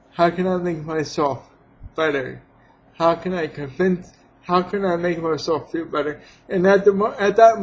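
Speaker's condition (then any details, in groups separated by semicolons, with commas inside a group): Cerebral palsy; has had surgery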